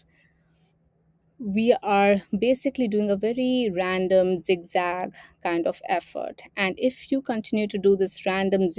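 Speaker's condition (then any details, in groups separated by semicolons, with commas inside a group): No condition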